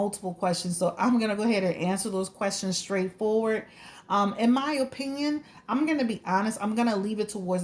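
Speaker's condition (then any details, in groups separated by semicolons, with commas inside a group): No condition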